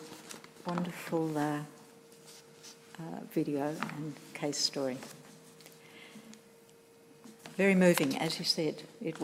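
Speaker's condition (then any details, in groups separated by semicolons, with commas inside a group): No condition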